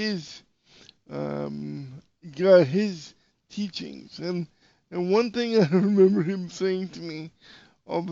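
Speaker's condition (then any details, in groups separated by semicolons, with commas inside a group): Cerebral palsy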